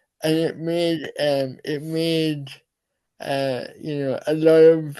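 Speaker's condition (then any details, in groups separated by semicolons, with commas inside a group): Cerebral palsy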